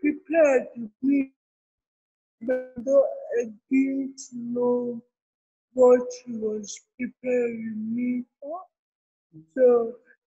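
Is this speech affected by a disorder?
Yes: cerebral palsy; from birth in Kenya, did not cry or breathe at birth, incubator for weeks, medical negligence; other children thought talking different in childhood.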